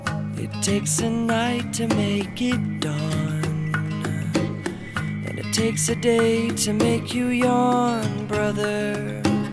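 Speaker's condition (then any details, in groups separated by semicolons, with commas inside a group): No condition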